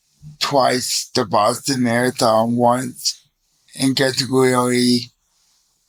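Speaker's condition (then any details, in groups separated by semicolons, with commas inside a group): Cerebral palsy, spastic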